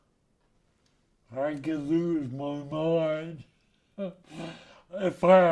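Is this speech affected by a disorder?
Yes: spinocerebellar ataxia type 6, SCA6; hereditary, affects walking and speech; long-standing difficulty climbing steps, doing well; speech affected, speech symptoms began early.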